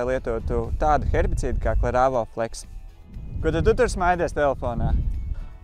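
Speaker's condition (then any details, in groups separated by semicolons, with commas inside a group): No condition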